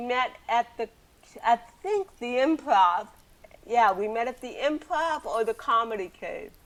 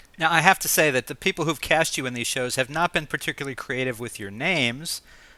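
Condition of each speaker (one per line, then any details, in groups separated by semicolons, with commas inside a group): Cerebral palsy; present from birth, cervical spinal cord surgery C1-C7
No condition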